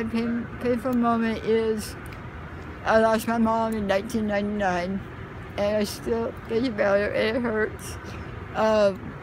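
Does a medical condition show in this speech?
Yes: muscular dystrophy; since birth.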